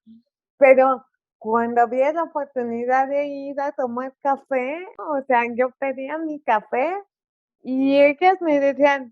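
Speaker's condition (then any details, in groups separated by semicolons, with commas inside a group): Cerebral palsy; cerebral palsy, oxygen lack at birth, motor condition, widespread; diagnosed at five months; articulation affected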